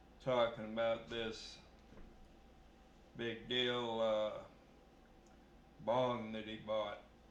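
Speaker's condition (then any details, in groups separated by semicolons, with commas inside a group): Brain injury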